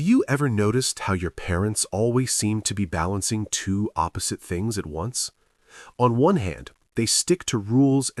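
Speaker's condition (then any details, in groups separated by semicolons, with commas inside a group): No condition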